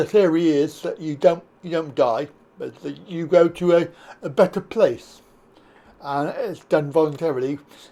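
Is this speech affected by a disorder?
Yes: cerebral palsy.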